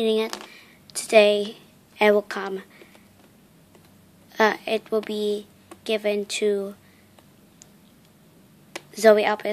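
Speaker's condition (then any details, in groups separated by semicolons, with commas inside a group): No condition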